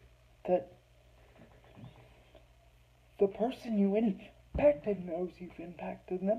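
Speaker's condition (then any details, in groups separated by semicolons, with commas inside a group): Cerebral palsy; heavily altered breathing patterns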